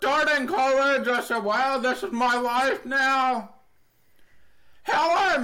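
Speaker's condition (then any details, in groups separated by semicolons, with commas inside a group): Deafness, Neurofibromatosis Type 2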